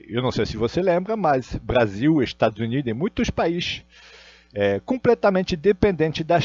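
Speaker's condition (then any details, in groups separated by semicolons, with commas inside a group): No condition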